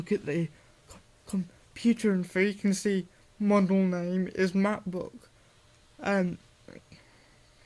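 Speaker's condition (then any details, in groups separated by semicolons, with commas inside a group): Cerebral palsy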